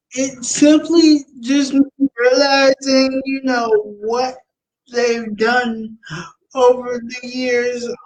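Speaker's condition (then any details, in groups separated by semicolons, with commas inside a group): Cerebral palsy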